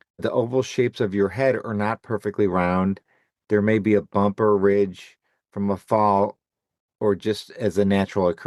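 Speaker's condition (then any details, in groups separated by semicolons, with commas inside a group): No condition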